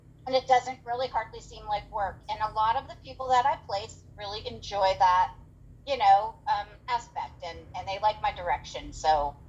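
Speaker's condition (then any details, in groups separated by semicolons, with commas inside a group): No condition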